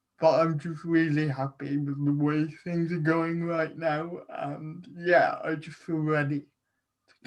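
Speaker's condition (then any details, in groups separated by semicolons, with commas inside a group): Cerebral palsy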